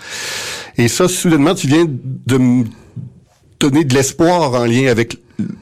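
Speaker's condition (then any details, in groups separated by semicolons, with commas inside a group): Stuttering; developmental, lifelong, stated genetic basis; often unable to get words out, a wall to cross each time speaking; prolonged sounds, blocks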